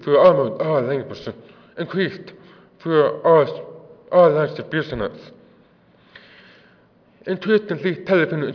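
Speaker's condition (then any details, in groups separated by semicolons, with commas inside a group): Deafness; deaf accent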